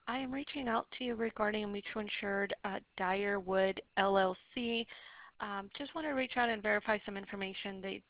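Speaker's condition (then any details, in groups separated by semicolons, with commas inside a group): No condition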